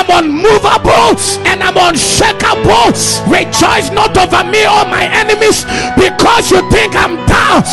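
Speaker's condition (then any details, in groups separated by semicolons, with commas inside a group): No condition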